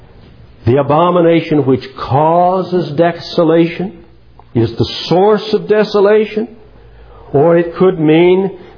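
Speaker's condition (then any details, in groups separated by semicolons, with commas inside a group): No condition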